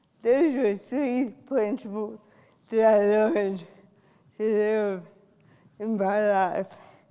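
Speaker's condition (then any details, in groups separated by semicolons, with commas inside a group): Cerebral palsy; from birth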